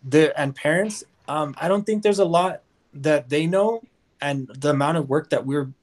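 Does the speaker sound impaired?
No.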